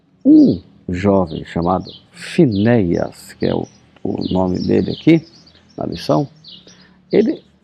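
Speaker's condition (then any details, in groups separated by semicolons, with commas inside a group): No condition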